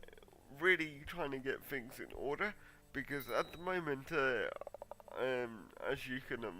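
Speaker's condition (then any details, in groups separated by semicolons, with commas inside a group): Cerebral palsy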